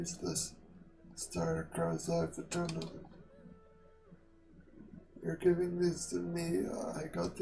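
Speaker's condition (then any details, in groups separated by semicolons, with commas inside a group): Quadriplegic cerebral palsy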